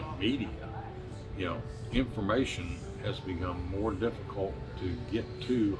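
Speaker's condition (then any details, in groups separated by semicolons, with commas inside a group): No condition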